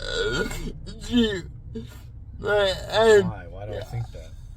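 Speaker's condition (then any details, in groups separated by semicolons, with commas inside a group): Cerebral palsy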